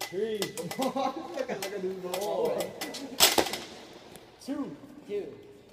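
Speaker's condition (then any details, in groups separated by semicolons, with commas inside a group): No condition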